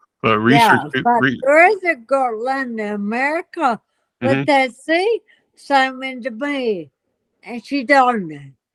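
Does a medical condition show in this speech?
Yes: multiple system atrophy.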